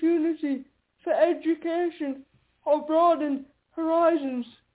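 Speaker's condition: Quadriplegic cerebral palsy; uses a wheelchair

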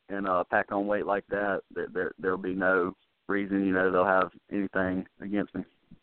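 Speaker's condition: No condition

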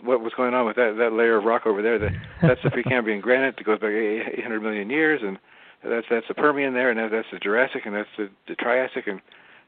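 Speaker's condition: Parkinson's disease; some years before recording

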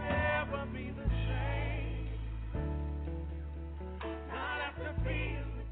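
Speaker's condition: No condition

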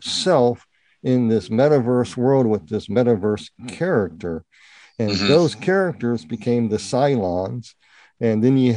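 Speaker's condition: Partial cleft palate; congenital

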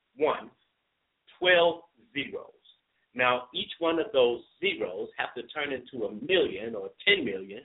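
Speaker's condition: No condition

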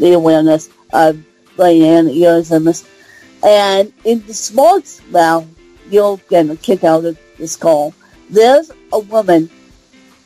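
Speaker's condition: Cerebral palsy; since birth

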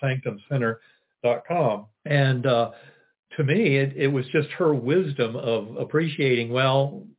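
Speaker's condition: No condition

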